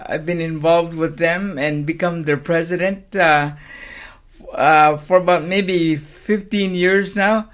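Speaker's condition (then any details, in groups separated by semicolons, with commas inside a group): Cerebral palsy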